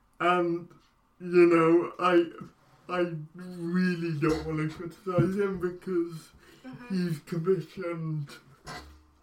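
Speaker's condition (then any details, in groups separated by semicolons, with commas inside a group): Cerebral palsy; brain damage at or around birth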